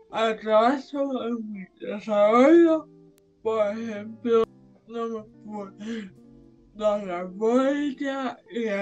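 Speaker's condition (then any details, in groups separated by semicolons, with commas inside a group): Severe brain injury; birth brain injury from oxygen loss, cerebral palsy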